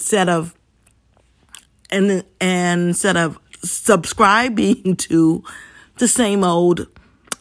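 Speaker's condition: Stuttering; traumatic brain injury survivor, gets worn out with brain overload; stumbles upon words, listeners asked to breathe and wait through stumbles; repeated sounds, prolonged sounds, blocks

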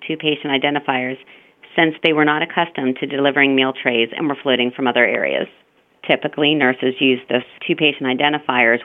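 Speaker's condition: No condition

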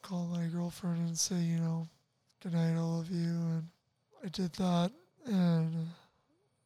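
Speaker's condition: Tracheostomy, ventilator dependent; ventilator 24 hours a day through tracheostomy, cannot breathe on own

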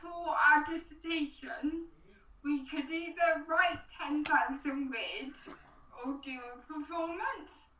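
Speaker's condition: Cerebral palsy

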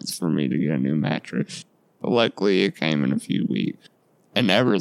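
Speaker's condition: Duchenne muscular dystrophy; lifelong

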